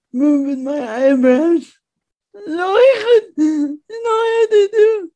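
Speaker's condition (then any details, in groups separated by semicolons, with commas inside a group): Speech impediment; disabled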